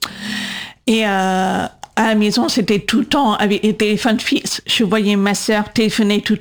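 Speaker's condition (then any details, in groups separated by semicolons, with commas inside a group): Congenital deafness, profound, from congenital CMV; congenital cytomegalovirus, diagnosed at 18 months, severe then profound at 8, implants left 8.5, right 20-22; atypical voice, speech recognition struggles to understand, 20 years speech therapy, LPC coder in class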